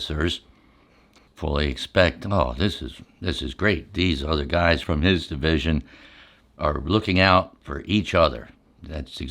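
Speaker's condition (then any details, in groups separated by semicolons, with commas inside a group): No condition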